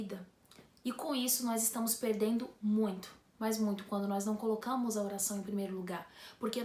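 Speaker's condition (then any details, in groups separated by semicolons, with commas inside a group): No condition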